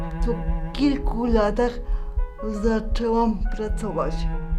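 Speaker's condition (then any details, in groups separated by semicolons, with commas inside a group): Cerebral palsy; predicted never to speak, learned through daily exercises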